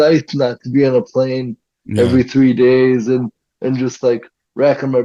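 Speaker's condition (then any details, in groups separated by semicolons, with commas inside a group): Cerebral palsy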